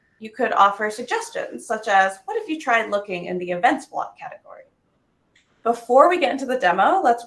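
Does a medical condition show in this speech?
No.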